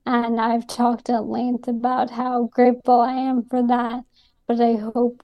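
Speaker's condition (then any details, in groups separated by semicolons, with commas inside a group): ALS; diagnosed by elimination over multiple years by Dr. Neil Snyder, Columbia University, atypical young woman; diagnosed within about past year, on the one approved ALS medication since diagnosis, symptom-directed treatments; speech affected by ALS, noticeable on podcasts and shows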